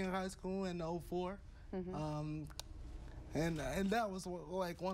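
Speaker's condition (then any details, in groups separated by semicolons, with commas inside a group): Cerebral palsy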